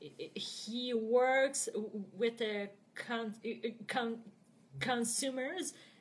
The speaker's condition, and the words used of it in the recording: Stuttering. Yeah, 15 years later, I still stutter and I realized that this New Year resolution was unrealistic.